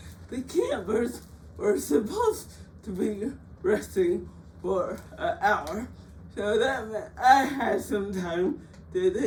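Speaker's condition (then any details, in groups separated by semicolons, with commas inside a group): Cerebral palsy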